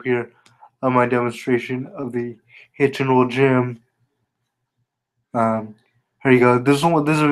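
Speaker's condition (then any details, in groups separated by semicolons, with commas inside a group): Spastic quadriplegia cerebral palsy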